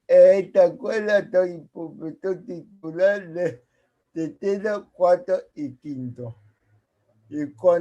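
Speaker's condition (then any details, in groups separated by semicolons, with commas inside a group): Cerebral palsy; speaks as if with potato in mouth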